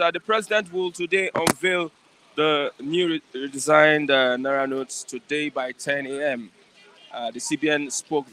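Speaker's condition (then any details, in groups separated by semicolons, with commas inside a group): No condition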